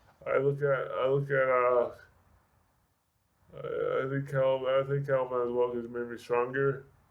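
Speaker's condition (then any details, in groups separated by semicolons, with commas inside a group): Severe brain injury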